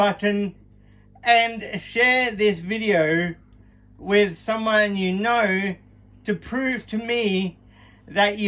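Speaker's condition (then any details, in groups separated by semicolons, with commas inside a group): Cerebral palsy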